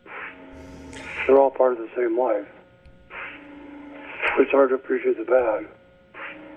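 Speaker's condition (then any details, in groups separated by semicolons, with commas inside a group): ALS; speech getting worse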